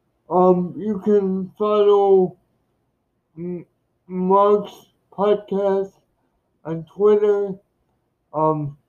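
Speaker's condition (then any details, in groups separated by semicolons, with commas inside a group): Cerebral palsy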